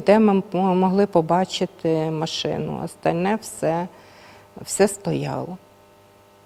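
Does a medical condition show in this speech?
No.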